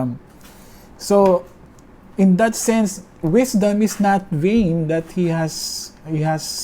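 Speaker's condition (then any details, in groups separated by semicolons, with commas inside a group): No condition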